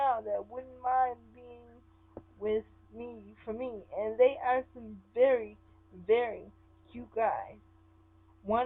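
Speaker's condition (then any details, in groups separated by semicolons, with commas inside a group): Cerebral palsy; sometimes affected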